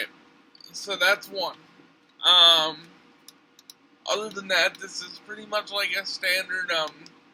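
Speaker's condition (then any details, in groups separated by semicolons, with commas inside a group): Cerebral palsy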